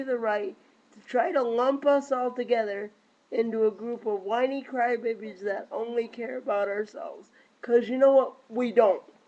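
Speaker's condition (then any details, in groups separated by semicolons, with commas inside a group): Cerebral palsy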